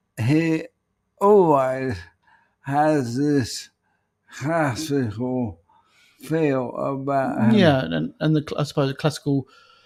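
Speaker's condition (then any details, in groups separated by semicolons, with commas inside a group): ALS; speech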